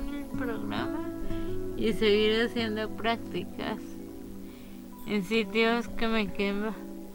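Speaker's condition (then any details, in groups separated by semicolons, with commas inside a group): Cerebral palsy; cerebral palsy from birth complications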